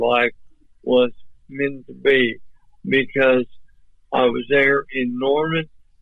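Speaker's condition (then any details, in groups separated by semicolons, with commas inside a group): ALS; voice off but clear and understandable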